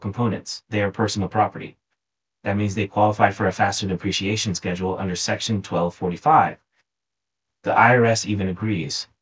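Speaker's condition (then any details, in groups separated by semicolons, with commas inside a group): No condition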